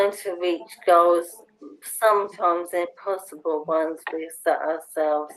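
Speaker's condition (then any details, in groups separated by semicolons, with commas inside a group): Motor neurone disease; bulbar onset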